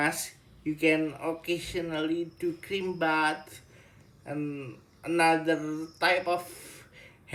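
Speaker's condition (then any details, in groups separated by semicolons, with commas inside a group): Cerebral palsy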